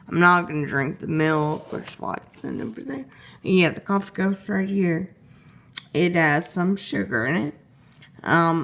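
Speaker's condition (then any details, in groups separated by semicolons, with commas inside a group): Disability causing slurred speech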